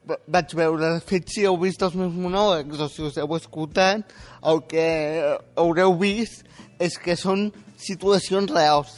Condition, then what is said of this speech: Cerebral palsy. En canvi, tens el control de la parla, tens una capacitat, això, comunicativa, que et deia el director d'aquella escola